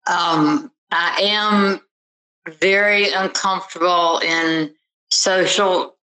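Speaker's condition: Tardive dyskinesia; mild stutter now, formerly severe stutter making speech unintelligible, chewing and swallowing little affected

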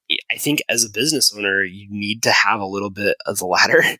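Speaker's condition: No condition

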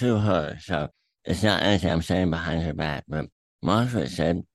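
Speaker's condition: Throat cancer; voice affected by cancer

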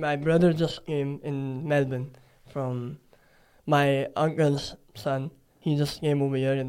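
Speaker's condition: Cleft palate; recent nose surgery

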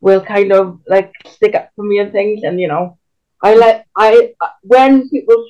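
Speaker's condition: Cerebral palsy; can walk but with limits

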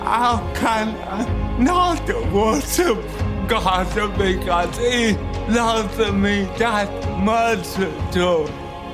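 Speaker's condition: Cerebral palsy; cerebral palsy from birth

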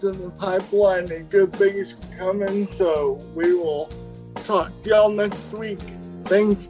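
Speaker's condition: Cerebral palsy

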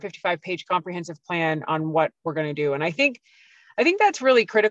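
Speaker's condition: No condition

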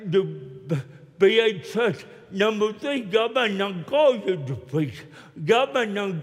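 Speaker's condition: Cerebral palsy; still walks with limp

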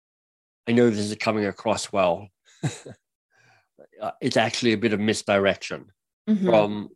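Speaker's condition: Cleft lip and palate; speech impediment

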